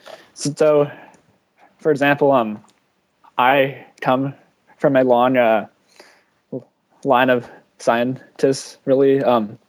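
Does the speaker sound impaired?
Yes: stuttering; occasional stuttering; asks listeners to wait until finished speaking; here repeated sounds, blocks.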